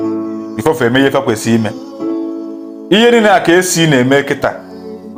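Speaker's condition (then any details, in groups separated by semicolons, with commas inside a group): No condition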